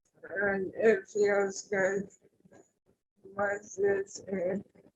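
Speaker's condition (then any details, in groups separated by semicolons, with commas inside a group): ALS; tracheostomy; arms do not work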